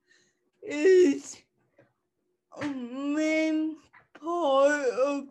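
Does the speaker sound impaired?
Yes: cerebral palsy; uses songs to get point across.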